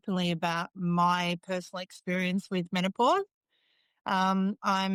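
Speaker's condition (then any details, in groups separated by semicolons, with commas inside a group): No condition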